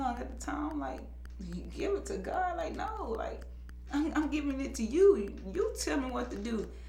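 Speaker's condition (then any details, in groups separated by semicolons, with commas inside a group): No condition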